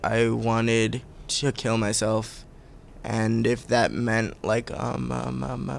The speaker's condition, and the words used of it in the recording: Stuttering. Because I was wondering, how do you think I should handle your stutter?